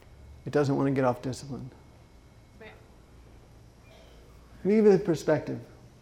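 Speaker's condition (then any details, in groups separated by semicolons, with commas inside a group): Parkinson's disease; Parkinson's onset age 41, about 12 years' history, first tremoring hand and no arm swing after thumb surgery, left foot dystonia; says some words are hard or tough to say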